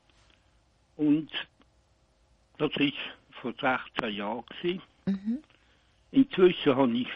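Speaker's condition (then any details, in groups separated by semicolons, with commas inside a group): Oral cavity cancer, partial glossectomy; oral cavity cancer diagnosed 2 years ago at about 56, half of tongue removed, neck opened surgically, tracheotomy; torn diaphragm, cannot breathe properly, not expected to improve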